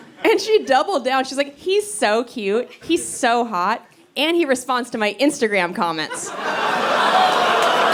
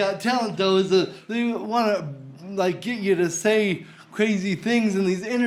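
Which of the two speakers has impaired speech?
The second: cerebral palsy; spastic hemiplegic form, limited one arm use.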